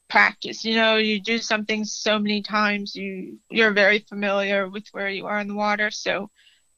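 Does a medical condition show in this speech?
Yes: Usher syndrome, profoundly deaf; type 1, rare genetic, born profoundly deaf, two cochlear implants, retinitis pigmentosa, balance affected; progressive eyesight loss, under five degrees field vision, night blind, implants worn daily, removed swimming; cochlear implants allow hearing and talking.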